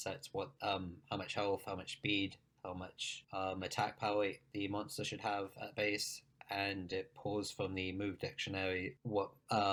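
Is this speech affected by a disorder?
No.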